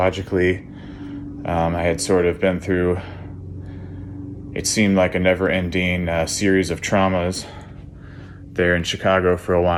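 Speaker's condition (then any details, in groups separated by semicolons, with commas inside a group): No condition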